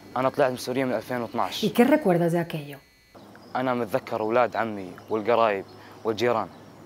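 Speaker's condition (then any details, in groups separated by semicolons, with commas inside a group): No condition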